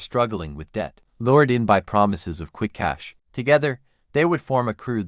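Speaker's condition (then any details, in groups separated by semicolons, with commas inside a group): No condition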